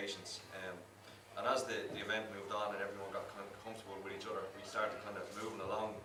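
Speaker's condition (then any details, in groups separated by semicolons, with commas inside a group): No condition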